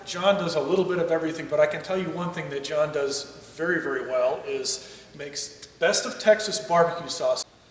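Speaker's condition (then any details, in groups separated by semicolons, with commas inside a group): No condition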